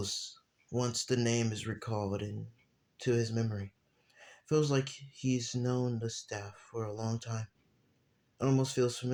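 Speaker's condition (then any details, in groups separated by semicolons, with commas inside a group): No condition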